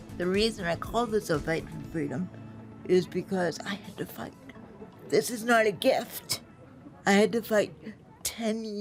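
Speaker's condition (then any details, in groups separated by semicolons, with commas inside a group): Spastic quadriplegic cerebral palsy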